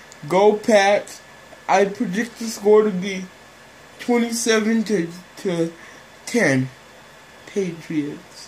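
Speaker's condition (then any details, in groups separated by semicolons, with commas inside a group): Cerebral palsy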